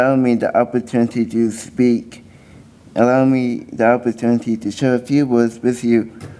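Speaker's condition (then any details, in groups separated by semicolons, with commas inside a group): Cerebral palsy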